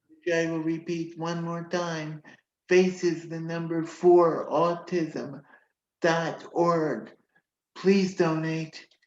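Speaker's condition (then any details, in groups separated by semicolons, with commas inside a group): Cerebral palsy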